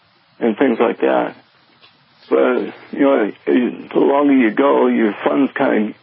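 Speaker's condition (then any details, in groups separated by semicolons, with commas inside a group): Parkinson's; slight tremor years before diagnosis, worsened after anesthesia for broken hip and femur, worse on left side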